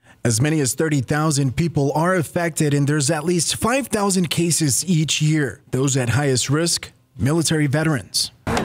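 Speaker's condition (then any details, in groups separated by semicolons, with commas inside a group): No condition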